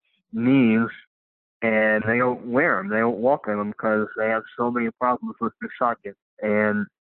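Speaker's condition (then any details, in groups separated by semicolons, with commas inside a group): Cleft lip and palate; speech impediment, harder for new people to understand at first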